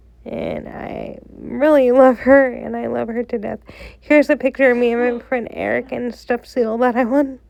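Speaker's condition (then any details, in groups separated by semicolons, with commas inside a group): Cerebral palsy, spastic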